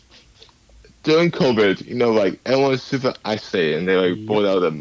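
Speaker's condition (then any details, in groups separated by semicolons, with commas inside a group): Cerebral palsy; speech affected, hard for others to understand at first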